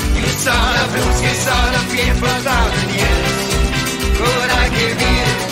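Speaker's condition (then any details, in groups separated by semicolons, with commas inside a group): No condition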